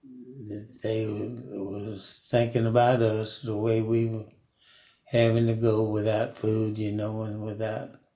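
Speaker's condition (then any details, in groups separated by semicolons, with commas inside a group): Parkinson's; about 5 years since onset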